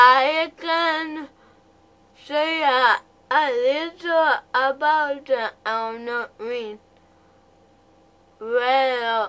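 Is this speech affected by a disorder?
Yes: cerebral palsy.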